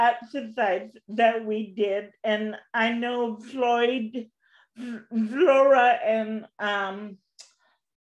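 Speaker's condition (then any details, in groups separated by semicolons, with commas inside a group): Cerebral palsy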